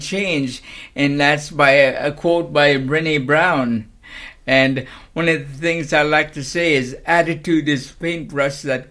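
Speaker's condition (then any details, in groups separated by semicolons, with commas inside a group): Cerebral palsy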